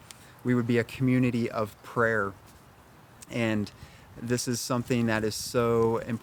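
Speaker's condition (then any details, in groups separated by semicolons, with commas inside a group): No condition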